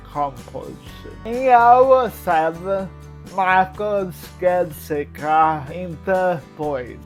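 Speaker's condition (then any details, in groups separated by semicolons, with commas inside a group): Cerebral palsy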